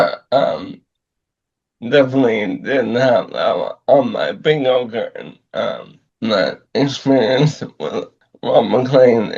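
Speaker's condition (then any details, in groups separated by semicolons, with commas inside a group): ALS; about two years since onset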